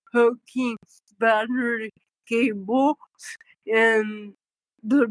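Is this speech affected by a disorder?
Yes: cerebral palsy.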